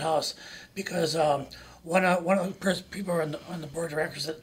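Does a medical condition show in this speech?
Yes: throat cancer, one vocal cord; throat cancer at age 28, tracheotomy, one vocal cord removed, told would never talk again; throat issues during recording; voice noticeably altered, self-compared to raspy rock singers, talks at length.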